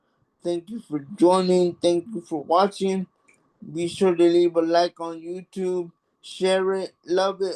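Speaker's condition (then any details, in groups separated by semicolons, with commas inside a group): Cerebral palsy; affects hands and back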